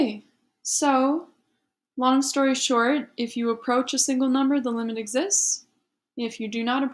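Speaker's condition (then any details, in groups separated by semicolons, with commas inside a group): No condition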